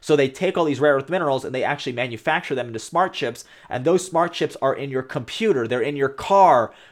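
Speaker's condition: No condition

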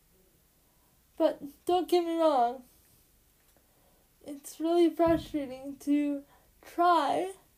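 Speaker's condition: Cerebral palsy; since birth

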